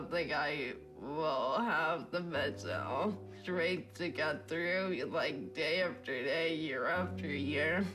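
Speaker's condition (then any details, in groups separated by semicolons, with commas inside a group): ALS; over two years since onset, experimental treatments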